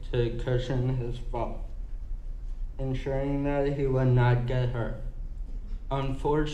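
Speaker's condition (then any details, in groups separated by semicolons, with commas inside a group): Cerebral palsy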